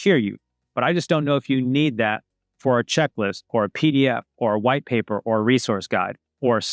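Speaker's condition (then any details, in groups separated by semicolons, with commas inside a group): No condition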